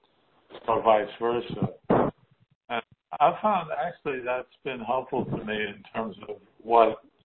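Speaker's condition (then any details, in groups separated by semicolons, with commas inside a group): Parkinson's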